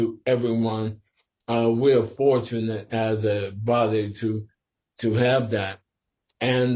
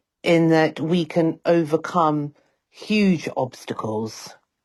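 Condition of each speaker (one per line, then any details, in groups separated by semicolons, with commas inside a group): Sporadic ALS; swallowing and breathing tested; must speak slower and carefully
No condition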